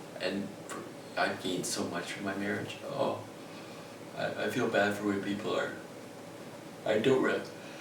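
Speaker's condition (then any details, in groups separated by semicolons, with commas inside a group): Parkinson's; onset in index finger; on levodopa, trying sound therapy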